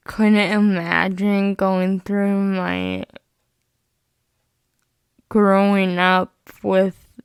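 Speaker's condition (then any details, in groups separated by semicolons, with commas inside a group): Spastic cerebral palsy, mixed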